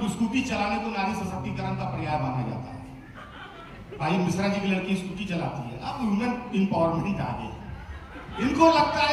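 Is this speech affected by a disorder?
No.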